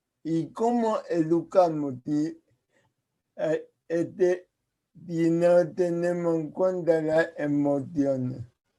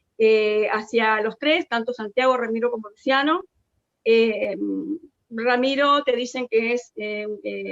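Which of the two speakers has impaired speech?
The first: cerebral palsy; present since birth; speaks as if with potato in mouth.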